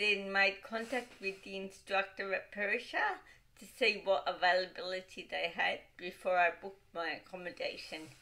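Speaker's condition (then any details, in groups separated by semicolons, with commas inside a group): Cerebral palsy, dystonic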